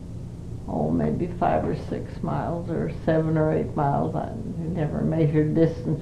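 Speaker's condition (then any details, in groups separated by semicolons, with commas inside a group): Parkinson's; not very able to do much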